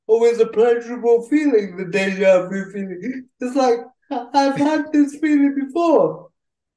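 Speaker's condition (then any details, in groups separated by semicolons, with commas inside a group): Cerebral palsy; uses a wheelchair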